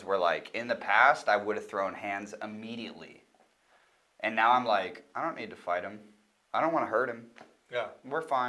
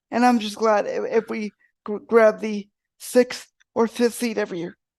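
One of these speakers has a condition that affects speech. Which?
The second: cerebral palsy; wheelchair user.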